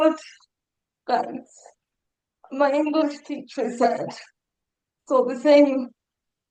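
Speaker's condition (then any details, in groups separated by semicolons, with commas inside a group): Cerebral palsy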